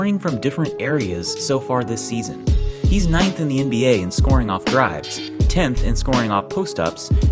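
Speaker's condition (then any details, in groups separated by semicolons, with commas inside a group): No condition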